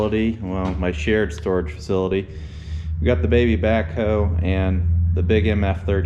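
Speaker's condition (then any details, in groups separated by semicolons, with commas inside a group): No condition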